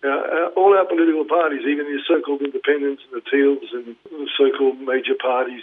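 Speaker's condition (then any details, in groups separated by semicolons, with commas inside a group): Parkinson's; diagnosed 2019, led to retirement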